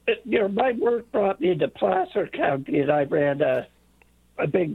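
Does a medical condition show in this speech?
Yes: late-onset Pompe disease; infusion treatment, over 250 infusions, service dog Coppola from Canine Companions, physical activity limited.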